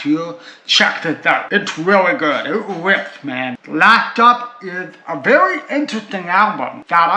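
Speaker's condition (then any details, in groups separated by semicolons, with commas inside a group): Cerebral palsy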